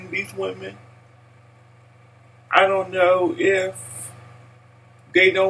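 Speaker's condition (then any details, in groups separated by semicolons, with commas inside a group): Cerebral palsy; speech impaired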